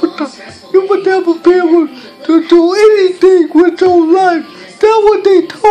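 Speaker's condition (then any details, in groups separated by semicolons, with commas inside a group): Cerebral palsy; speech hard to understand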